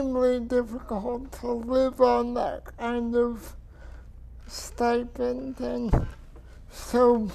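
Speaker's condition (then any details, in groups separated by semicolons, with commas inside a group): Cerebral palsy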